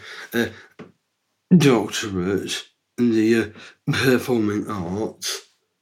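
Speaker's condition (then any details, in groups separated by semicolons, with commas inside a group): Down syndrome; from birth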